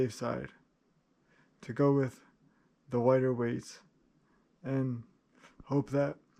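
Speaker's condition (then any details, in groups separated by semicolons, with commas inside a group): Cerebral palsy, spastic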